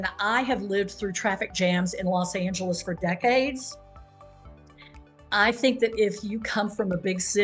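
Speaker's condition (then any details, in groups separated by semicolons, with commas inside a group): No condition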